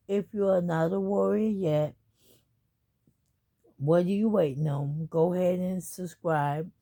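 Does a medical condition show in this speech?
Yes: ALS.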